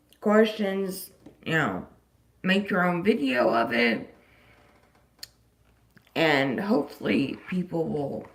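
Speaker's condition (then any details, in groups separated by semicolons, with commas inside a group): Disability causing slurred speech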